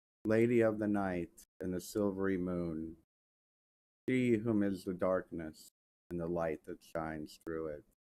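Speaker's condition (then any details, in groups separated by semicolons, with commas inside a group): No condition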